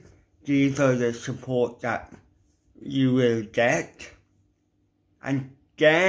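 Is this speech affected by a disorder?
Yes: cerebral palsy; mild, ataxic type.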